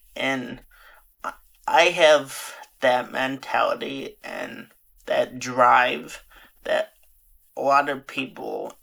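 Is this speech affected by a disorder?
Yes: Friedreich's ataxia; progressive.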